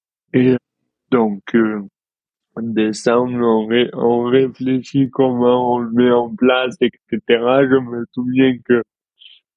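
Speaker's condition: Dystonia; present since birth

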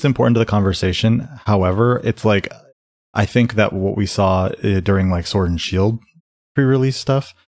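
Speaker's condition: No condition

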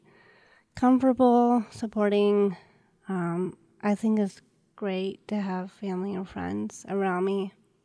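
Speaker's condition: Down syndrome; also hard time breathing

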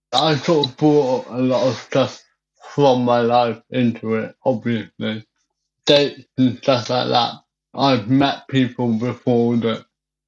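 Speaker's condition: Cerebral palsy; wheelchair

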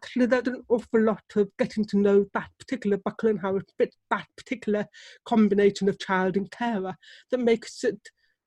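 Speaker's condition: Deafness; relies on lip reading

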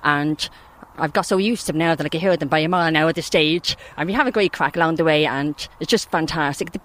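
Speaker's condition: Partial deafness; congenital, relies on lip reading, fluent in sign language; can hear a few things, hears David Carey clearly through his microphone

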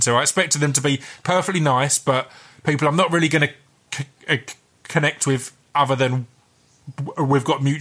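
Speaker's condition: Stutter; stutters during recording, remarks on own stutter as it happens; stutter noticeable while presenting, breaks off mid-sentence; repeated sounds, blocks

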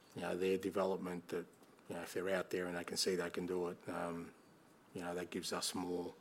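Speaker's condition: No condition

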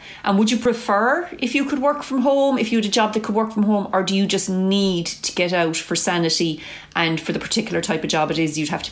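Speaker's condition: No condition

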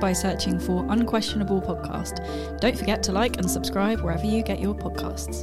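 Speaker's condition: No condition

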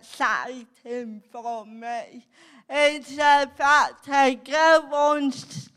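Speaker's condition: Cerebral palsy; slower speech, distinctive voice audiences need to get used to

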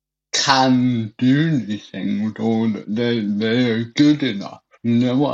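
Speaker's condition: Cerebral palsy; wheelchair

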